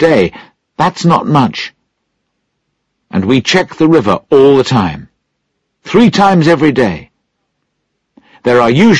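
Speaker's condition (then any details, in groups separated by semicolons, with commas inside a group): No condition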